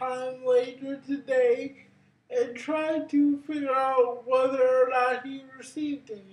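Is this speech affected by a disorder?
Yes: cerebral palsy; brain injury.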